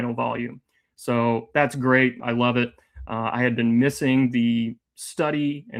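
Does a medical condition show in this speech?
No.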